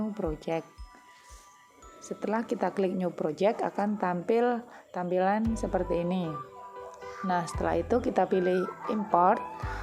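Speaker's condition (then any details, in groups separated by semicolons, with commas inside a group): No condition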